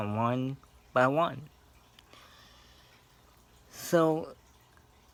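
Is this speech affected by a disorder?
Yes: cerebral palsy; scoliosis.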